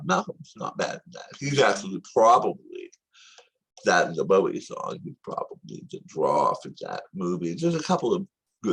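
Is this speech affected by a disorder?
Yes: tongue cancer surgery.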